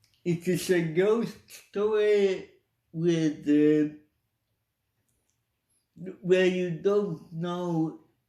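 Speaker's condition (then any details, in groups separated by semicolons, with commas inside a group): Cerebral palsy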